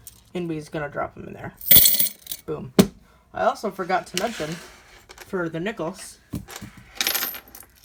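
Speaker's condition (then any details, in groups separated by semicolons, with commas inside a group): No condition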